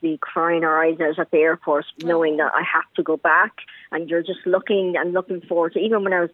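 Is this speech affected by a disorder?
Yes: cleft palate; congenital cleft palate, Belarus, Chernobyl radiation, genetic disorders, leg problems, affected walking and eating.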